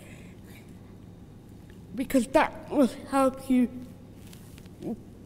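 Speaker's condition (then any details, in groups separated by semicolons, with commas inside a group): Cerebral palsy; from birth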